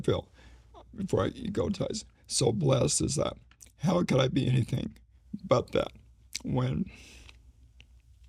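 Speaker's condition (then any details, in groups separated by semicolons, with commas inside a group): ALS; needs voice rest during conversation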